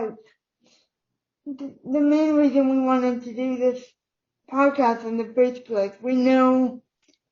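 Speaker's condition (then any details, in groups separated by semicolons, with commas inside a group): Cerebral palsy; uses wheelchair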